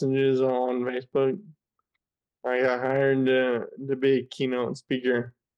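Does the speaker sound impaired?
Yes: Friedreich's ataxia; diagnosed age 14, earlier shortness of breath, wheelchair dependent since age 18.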